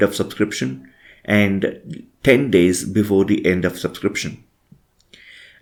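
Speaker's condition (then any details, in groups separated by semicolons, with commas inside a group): No condition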